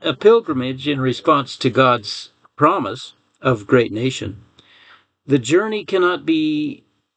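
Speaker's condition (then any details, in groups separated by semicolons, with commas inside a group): No condition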